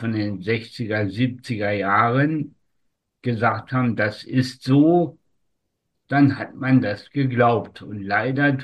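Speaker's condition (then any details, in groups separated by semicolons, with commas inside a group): Spastic tetraparesis; from birth, oxygen deprivation during delivery, umbilical cord around neck, considered incurable; largely resolved by own account, age 62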